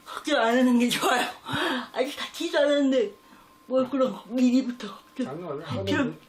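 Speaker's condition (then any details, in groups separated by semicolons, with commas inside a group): Cerebral palsy; affects hands, awkward movements; grade 2 disability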